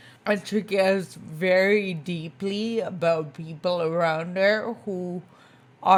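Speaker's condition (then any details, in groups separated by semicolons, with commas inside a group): Spinocerebellar ataxia type 2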